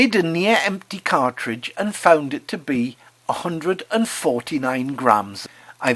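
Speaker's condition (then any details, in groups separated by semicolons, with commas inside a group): No condition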